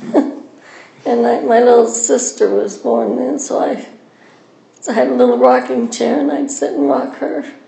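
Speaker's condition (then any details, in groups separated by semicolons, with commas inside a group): Parkinson's; diagnosed at age 44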